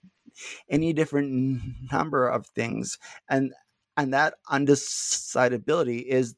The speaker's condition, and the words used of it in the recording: Stuttering. So anyway, so I hadn't ever thought about my speech, so I stutter even though I'm not stuttering much currently.